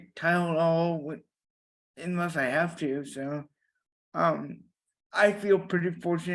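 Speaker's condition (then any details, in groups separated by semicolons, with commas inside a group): Cerebral palsy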